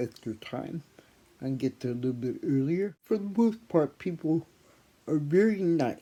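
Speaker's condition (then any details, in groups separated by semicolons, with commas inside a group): Athetoid cerebral palsy; speech, wheelchair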